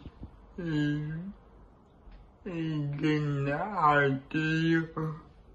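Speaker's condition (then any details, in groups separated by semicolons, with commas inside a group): Cerebral palsy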